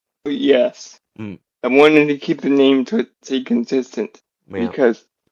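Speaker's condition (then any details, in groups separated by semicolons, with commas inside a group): Generalized dystonia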